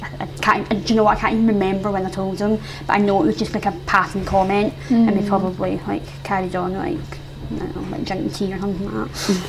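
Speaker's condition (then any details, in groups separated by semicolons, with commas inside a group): Isolated cleft palate; congenital isolated cleft palate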